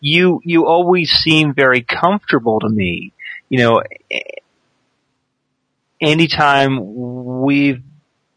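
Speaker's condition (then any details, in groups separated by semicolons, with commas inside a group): Stuttering; person who stutters, most anxiety tied to stuttering; stutters on some words, expects a hard time talking; repeated sounds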